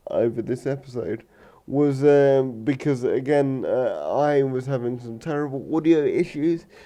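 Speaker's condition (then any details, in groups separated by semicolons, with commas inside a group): Cerebral palsy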